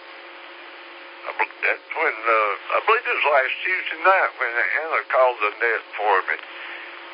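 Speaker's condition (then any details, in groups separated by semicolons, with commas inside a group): Slurred speech; stroke 3 years ago, takes 17 different medications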